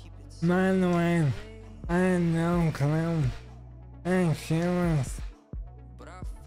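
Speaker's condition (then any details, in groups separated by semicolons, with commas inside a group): ALS; stem cell treatment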